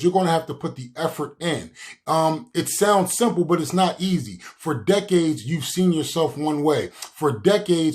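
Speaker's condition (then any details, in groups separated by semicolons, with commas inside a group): No condition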